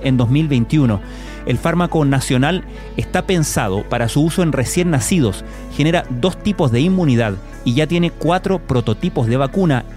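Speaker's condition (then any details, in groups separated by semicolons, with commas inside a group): No condition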